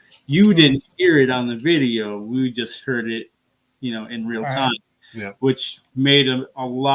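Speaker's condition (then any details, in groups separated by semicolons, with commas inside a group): No condition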